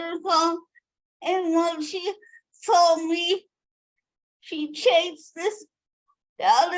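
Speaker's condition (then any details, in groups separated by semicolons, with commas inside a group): Cerebral palsy; from birth, 42 surgeries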